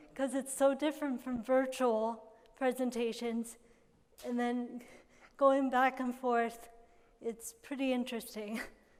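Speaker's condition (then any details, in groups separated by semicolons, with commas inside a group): Cerebral palsy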